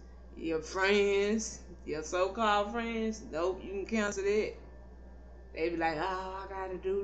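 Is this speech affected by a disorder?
Yes: cerebral palsy; not paralyzed, can stand.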